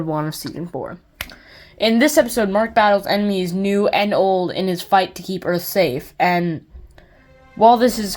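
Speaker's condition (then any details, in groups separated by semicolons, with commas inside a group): No condition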